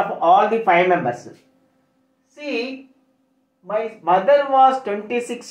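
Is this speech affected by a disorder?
No.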